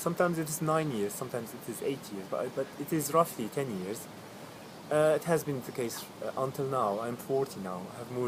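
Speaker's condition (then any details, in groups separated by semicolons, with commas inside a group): No condition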